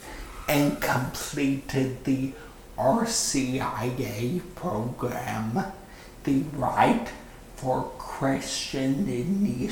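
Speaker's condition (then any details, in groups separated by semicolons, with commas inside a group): Stroke with paralyzed vocal cord; speaks lower and slower, singing voice part lost, public speaking difficult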